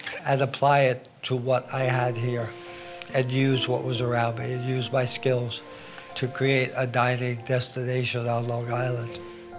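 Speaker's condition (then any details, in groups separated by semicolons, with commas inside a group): ALS; affects hands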